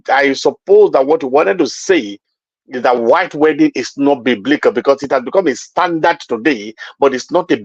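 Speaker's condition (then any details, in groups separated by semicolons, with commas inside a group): No condition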